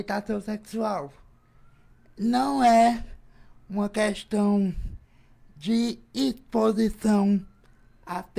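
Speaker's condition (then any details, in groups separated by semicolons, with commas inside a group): Cerebral palsy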